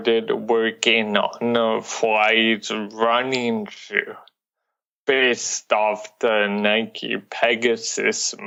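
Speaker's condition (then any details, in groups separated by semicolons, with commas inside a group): Cerebral palsy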